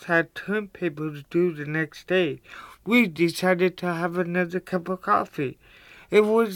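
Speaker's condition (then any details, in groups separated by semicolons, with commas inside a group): Cerebral palsy; visible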